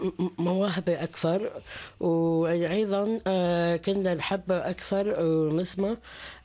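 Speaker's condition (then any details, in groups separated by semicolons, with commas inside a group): Down syndrome; host describes people with Down syndrome present as speaking clearly and confidently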